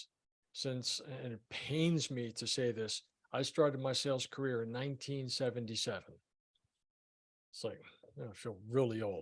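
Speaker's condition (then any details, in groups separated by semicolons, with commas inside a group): No condition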